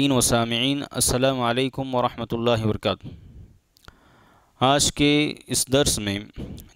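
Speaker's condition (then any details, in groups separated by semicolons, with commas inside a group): No condition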